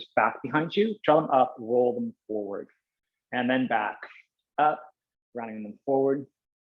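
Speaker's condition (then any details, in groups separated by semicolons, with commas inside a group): No condition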